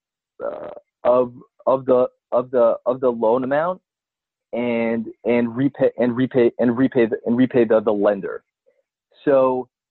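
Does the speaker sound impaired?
Yes: stutter; years ago caused strong fear of answering the phone; ongoing stutter evident in speech; frequent word and phrase repetitions, part-word repetitions, many fillers like um and uh; here repeated words, prolonged sounds.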